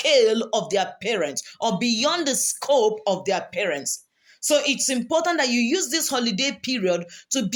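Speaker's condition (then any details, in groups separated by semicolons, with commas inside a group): No condition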